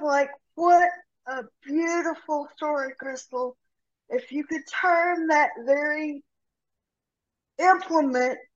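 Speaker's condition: Cerebral palsy; walking while pushing grocery cart

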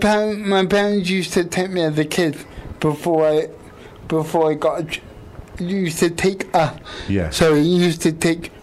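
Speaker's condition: Quadriplegic cerebral palsy; all four limbs affected, wheelchair bound

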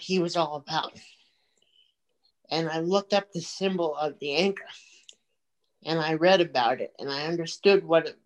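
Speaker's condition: Cerebral palsy; multiple surgeries since infancy

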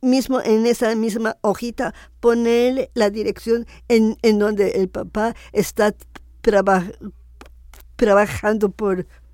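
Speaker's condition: Down syndrome; adult woman

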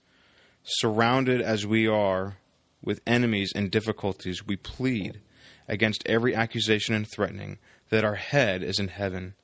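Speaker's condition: No condition

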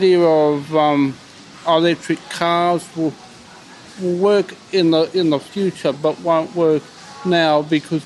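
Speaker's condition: Cerebral palsy; uses wheelchair

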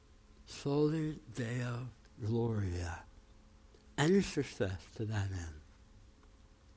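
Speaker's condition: Tongue cancer, jaw reconstruction, osteonecrosis of jaw after radiation; radiation-treated tongue cancer, jaw transplant in Miami, mandible bone graft, titanium implants

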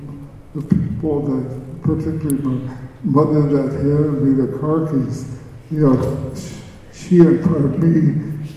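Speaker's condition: Cerebral palsy; speech

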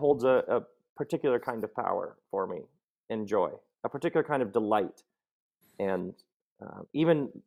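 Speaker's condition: No condition

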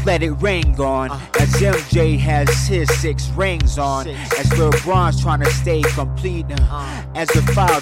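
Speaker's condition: No condition

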